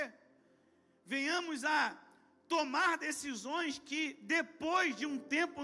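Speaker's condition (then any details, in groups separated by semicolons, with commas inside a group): No condition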